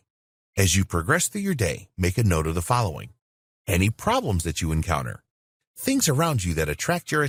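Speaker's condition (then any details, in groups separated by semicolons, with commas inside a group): No condition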